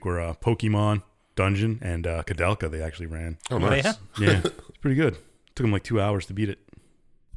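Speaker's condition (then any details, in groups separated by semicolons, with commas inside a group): No condition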